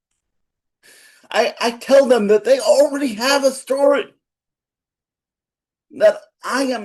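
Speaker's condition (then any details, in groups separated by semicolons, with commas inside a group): Cerebral palsy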